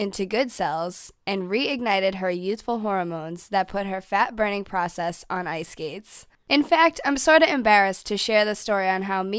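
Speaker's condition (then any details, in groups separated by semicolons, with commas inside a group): No condition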